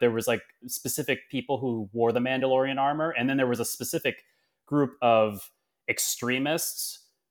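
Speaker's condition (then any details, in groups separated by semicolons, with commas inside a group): No condition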